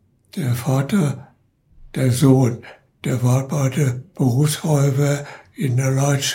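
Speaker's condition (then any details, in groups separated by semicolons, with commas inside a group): Parkinson's disease; arm dislocated in car accident with ongoing pain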